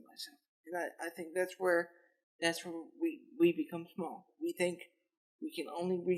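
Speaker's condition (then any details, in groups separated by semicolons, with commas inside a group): Cerebral palsy; lifelong physical disability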